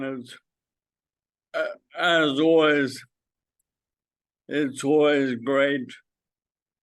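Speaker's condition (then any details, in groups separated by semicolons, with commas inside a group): Friedreich's ataxia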